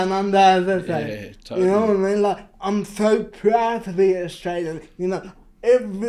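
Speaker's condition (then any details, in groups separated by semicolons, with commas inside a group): Cerebral palsy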